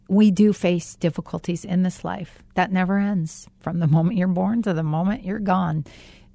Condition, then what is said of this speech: No condition.